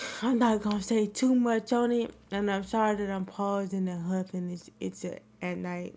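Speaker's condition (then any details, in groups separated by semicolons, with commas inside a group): Cerebral palsy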